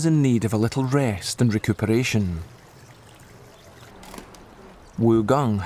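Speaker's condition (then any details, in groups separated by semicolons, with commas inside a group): No condition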